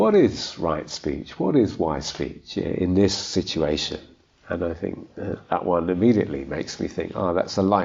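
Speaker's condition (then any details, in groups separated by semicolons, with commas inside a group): No condition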